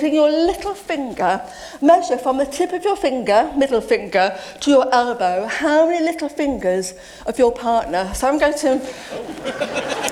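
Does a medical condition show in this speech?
Yes: deafness; deaf since age seven, lip reads, deaf family, sister lip-spoke television in childhood; works with interpreters.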